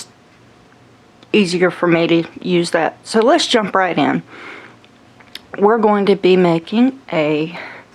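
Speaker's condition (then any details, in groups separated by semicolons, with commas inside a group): No condition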